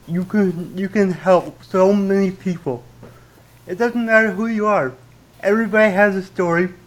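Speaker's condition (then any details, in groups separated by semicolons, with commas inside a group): Cerebral palsy with stutter; learned technique from YouTube video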